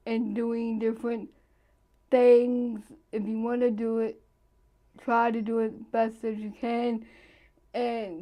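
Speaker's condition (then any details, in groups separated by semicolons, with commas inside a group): Cerebral palsy; present from birth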